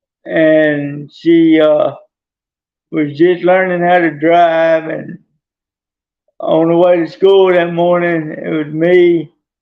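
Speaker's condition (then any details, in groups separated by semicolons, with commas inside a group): Traumatic brain injury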